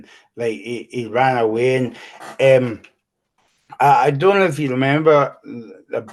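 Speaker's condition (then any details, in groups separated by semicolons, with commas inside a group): Cerebral palsy; walking always difficult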